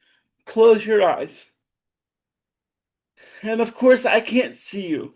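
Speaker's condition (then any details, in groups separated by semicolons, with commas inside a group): Cerebral palsy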